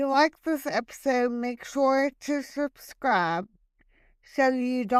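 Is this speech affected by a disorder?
Yes: hemiplegic cerebral palsy.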